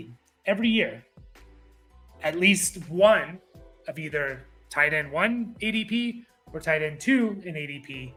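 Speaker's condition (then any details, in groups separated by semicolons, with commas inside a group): No condition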